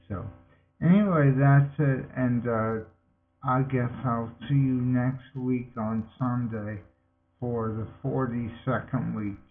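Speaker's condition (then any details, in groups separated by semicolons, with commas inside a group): Multiple sclerosis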